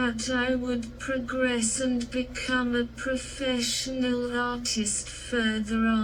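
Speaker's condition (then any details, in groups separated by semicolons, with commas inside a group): Cerebral palsy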